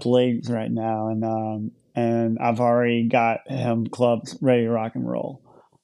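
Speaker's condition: Cleft lip and palate; congenital cleft lip and palate, born in Ukraine

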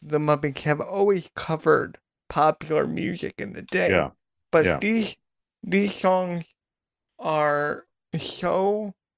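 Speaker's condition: Cerebral palsy; work equipment

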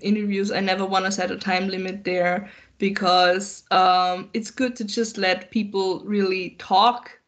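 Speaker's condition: No condition

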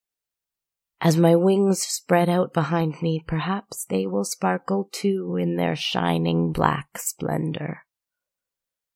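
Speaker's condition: No condition

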